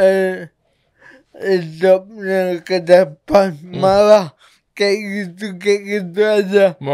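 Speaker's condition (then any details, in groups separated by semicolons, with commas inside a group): Cerebral palsy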